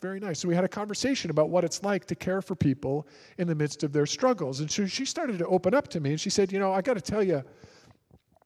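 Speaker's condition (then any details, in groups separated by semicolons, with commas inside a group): No condition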